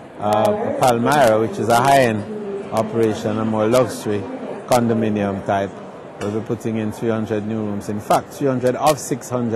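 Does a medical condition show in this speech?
No.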